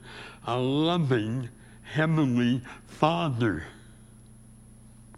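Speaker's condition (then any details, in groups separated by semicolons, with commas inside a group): Severe speech impediment; white woman taught tongue movement, chewing food and speaking, impediment heard on radio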